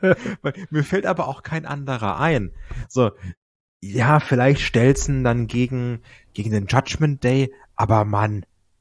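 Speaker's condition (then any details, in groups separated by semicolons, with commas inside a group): No condition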